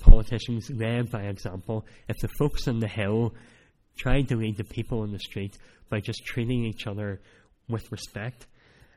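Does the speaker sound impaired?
Yes: cleft palate; speech not that clear at times.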